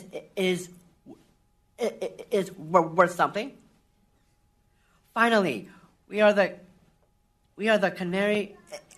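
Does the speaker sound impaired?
Yes: Down syndrome.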